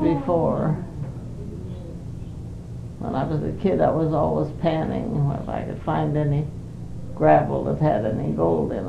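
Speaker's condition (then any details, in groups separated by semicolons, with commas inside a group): Parkinson's disease; 5 years since onset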